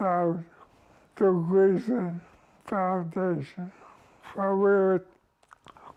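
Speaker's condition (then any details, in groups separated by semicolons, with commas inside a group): ALS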